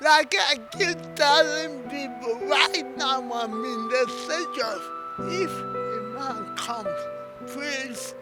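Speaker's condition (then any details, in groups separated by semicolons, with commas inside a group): Cerebral palsy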